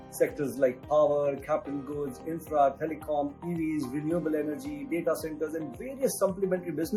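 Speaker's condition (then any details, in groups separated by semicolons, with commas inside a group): No condition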